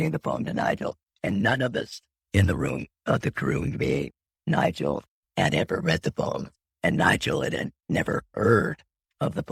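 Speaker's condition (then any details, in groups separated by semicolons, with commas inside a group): Laryngectomy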